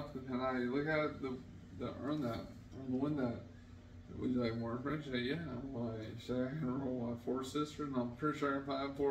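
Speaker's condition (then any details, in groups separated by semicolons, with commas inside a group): Traumatic brain injury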